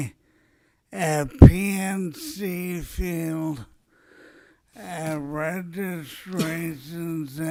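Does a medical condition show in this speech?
Yes: ALS; still able to speak despite expected voice loss.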